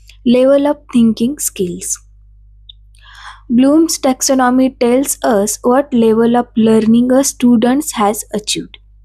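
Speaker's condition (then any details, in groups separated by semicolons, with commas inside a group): No condition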